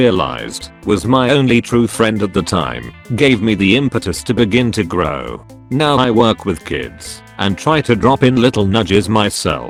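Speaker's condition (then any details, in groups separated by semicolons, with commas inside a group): No condition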